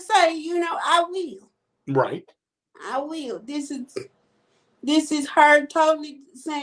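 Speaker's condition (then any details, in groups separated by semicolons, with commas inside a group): Cerebral palsy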